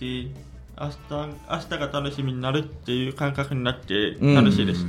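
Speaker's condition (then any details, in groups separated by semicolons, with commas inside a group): Hearing impairment, grade 2; congenital hearing impairment, lip reading, hard-of-hearing class in elementary school; after Hyper Genius method training, follows group conversation to some extent; communicates by spoken language, not sign language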